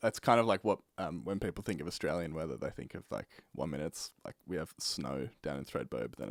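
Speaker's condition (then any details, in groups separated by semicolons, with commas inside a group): No condition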